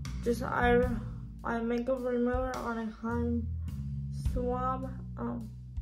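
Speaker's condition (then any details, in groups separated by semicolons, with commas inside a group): Cerebral palsy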